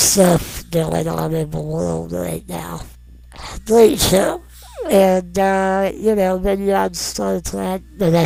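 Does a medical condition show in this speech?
Yes: non-progressive muscular dystrophy.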